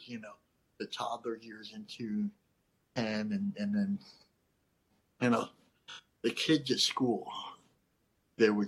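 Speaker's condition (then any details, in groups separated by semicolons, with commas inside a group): Cleft lip and palate; stuttering and unclear speech as a child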